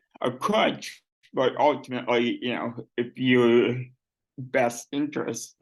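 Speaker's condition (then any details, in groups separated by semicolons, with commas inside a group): Cerebral palsy; gait corrective surgery at age 14 to 15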